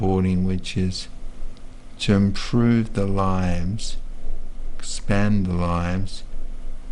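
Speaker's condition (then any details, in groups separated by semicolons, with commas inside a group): Multiple sclerosis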